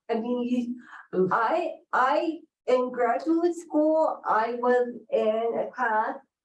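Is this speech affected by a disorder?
Yes: cerebral palsy.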